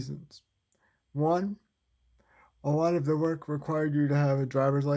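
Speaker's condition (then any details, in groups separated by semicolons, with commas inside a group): Cerebral palsy, spastic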